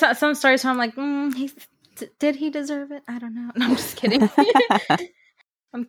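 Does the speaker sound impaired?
No.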